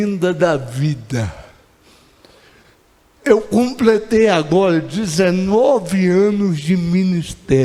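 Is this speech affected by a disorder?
Yes: cerebral palsy.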